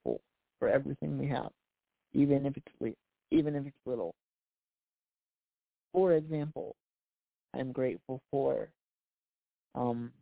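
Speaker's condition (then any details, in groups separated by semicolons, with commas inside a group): Cerebral palsy; past challenges speaking up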